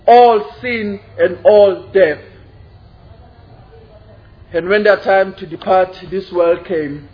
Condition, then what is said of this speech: None; typical speech.